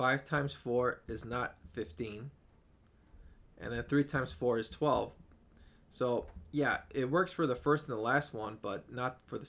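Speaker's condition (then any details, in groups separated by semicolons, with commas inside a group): No condition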